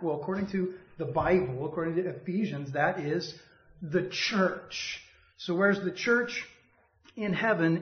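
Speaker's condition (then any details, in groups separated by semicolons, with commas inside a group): No condition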